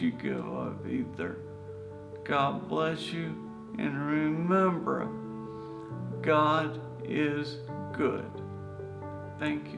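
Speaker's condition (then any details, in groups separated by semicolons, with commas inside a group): ALS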